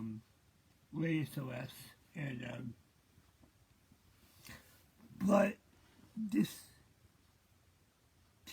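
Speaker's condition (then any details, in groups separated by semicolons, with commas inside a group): Cerebral palsy; present since birth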